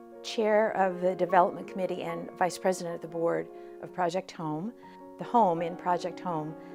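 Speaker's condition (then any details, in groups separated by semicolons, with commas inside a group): No condition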